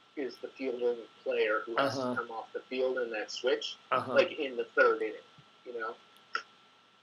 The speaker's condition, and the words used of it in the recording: No condition.